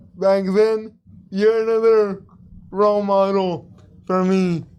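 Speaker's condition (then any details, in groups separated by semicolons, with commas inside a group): Cerebral palsy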